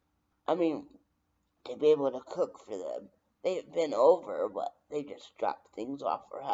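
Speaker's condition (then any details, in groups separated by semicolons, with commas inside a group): Brain injury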